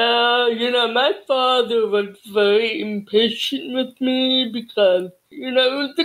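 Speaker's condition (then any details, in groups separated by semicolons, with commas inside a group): Cerebral palsy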